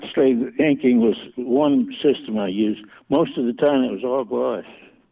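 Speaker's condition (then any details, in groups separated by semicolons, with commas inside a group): Parkinson's; slowly progressive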